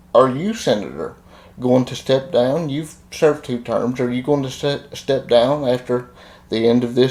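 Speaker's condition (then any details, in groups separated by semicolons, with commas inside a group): Cerebral palsy; uses wheelchair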